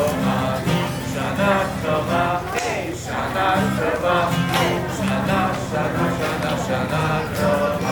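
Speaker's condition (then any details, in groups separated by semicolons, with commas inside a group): No condition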